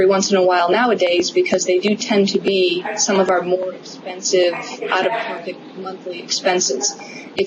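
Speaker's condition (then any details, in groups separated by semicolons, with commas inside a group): No condition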